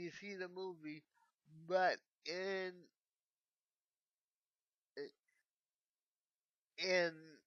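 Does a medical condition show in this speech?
Yes: cerebral palsy.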